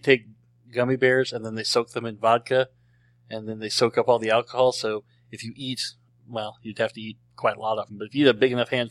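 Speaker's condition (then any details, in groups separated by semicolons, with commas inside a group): Cleft lip and palate; treated as a baby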